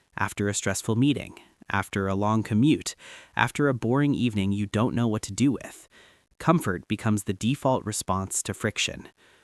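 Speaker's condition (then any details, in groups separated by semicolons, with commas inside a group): No condition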